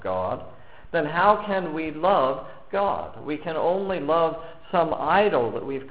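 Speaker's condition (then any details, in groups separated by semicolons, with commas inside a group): No condition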